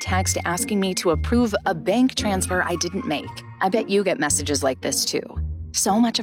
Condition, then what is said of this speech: No condition.